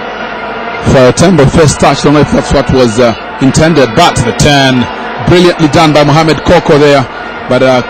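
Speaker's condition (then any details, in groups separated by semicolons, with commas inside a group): No condition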